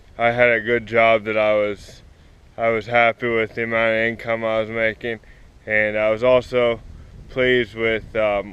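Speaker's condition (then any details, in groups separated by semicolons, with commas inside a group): Cerebral palsy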